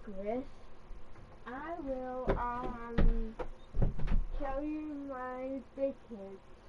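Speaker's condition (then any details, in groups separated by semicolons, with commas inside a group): Cerebral palsy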